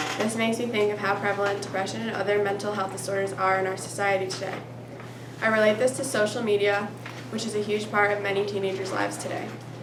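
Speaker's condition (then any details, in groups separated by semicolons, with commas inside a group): No condition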